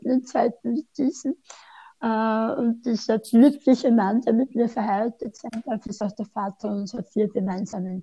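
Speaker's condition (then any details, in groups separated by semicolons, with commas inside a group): Speech impairment after tongue cancer, mild; aggressive right tongue-margin cancer into mouth arch at 48, 17-hour surgery, neck dissection, chemoradiotherapy; about 8.5 years after tongue cancer treatment; slightly limited, tends to speak fast, sometimes unclear, Austrian dialect, hard to understand without seeing face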